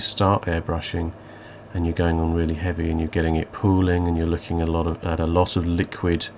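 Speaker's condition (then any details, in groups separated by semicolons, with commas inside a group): No condition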